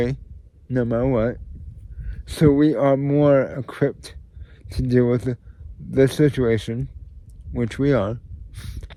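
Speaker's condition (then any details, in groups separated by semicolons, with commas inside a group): Cerebral palsy; tends to mess up words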